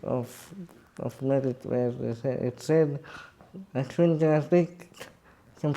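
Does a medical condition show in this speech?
Yes: cerebral palsy.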